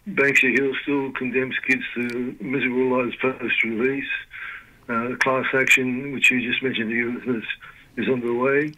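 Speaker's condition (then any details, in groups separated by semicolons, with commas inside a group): Parkinson's disease; led to retirement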